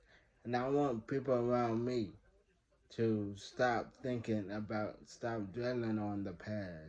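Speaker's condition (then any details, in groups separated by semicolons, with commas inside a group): Traumatic brain injury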